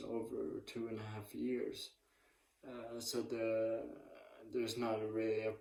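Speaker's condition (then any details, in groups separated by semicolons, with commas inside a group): ALS; speech improved, slow and slurred when tired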